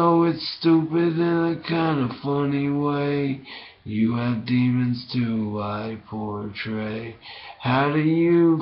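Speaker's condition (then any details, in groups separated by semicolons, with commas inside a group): Brain injury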